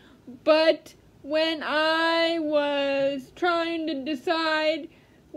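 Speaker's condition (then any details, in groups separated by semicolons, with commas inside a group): Cerebral palsy; speech therapy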